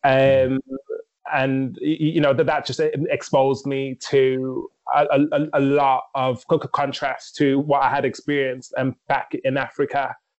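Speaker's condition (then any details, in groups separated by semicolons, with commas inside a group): Stammer; considered mute, did not speak until age five, needed speech therapy but never had it; chest and mind contract when stammering, even now, rapping Eminem lyrics let speech flow loosely; repeated sounds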